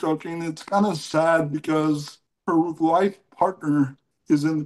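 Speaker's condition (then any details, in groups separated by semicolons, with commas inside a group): Cerebral palsy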